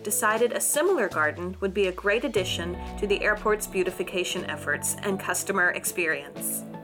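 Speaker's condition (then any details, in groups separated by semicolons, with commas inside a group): No condition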